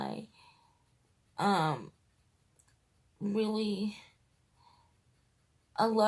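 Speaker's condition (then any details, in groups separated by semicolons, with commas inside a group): Cerebral palsy, triplegia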